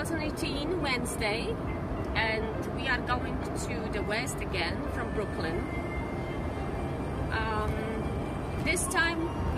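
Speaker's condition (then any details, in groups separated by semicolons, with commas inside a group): No condition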